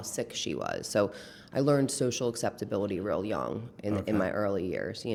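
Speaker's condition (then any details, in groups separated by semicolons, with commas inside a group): No condition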